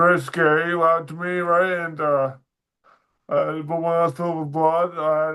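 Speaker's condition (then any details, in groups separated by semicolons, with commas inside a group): Dysarthria; weaker speech muscles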